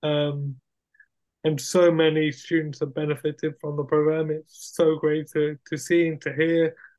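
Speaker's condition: Cerebral palsy; wheelchair user

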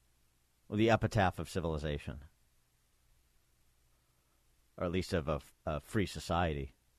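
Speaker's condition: No condition

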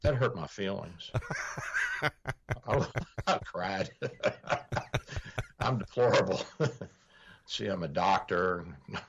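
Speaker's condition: No condition

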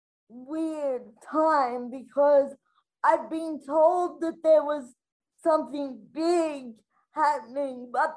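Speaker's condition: Spastic quadriplegic cerebral palsy; from being born three months premature, full-time electric wheelchair user; affects all of daily life, requires support with every aspect of daily life

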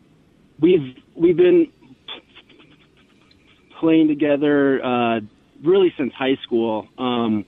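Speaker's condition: Stuttering; stutter may sound like bad phone or radio connection; repeated words, blocks

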